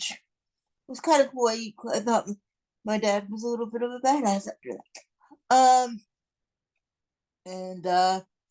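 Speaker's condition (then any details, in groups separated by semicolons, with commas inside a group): Cerebral palsy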